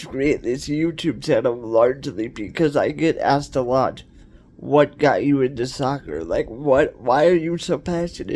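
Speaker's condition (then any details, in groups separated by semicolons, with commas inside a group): Cerebral palsy; cerebral palsy, wheelchair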